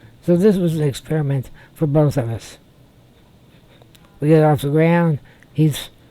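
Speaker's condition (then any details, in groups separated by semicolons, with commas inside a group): Spinal muscular atrophy type two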